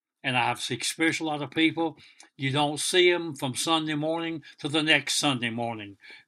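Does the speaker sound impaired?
No.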